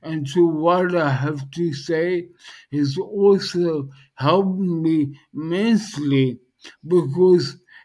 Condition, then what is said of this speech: Dysarthria. So by breaking them down into smaller pieces, I've been able to gauge with measurable success the progression from being unable to communicate via text or voice to being able to communicate that people understand me a lot easier.